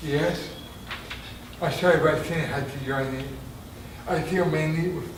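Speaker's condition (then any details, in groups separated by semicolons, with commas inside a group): Traumatic brain injury; near-fatal injury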